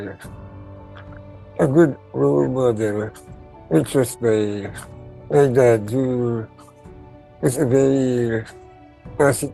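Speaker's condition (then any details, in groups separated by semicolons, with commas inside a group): Pompe disease; breathing difficulty, breathes through ventilator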